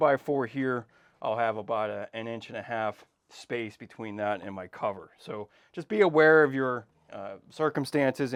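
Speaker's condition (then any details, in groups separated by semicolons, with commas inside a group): No condition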